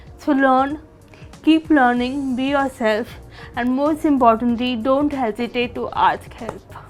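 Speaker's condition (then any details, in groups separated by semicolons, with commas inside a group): Cerebral palsy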